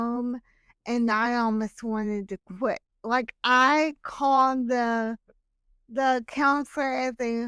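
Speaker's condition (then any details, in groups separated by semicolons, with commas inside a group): Hemiplegic cerebral palsy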